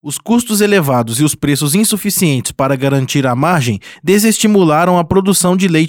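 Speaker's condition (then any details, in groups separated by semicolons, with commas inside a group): No condition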